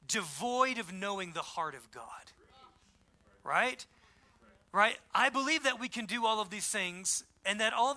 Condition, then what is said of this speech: No condition.